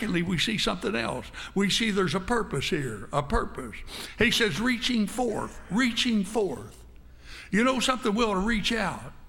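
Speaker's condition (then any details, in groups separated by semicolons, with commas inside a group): No condition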